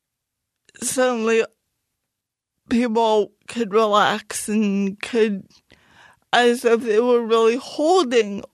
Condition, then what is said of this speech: Cerebral palsy. And then it allows people not to think about the way you speak or something like